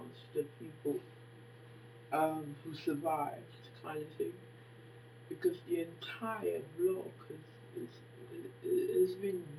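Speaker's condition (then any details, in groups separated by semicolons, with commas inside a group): Facial palsy; can barely hear own speech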